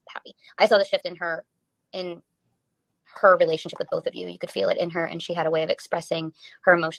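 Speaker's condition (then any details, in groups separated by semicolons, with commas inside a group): No condition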